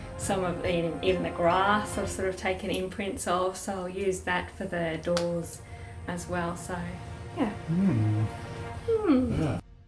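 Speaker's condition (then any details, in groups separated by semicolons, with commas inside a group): No condition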